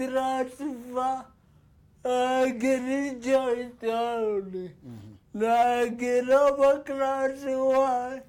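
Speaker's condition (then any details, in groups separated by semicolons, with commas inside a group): Cerebral palsy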